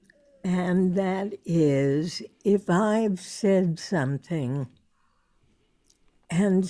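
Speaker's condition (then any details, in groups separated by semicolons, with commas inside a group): Spasmodic dysphonia; vocal cords too tight to let air in, Botox at Oregon Health and Sciences Hospital, Portland; still receiving Botox injections into vocal cords about twice a year to keep voice going; voice strongly affected, many listeners thought stroke, sound of voice off-putting to some listeners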